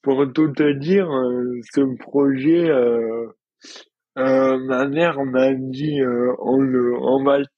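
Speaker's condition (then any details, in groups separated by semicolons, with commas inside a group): Dystonia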